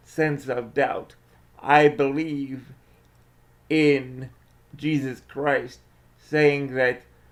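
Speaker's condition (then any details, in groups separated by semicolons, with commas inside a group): Cerebral palsy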